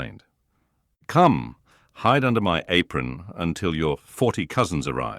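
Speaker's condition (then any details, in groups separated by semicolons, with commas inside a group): No condition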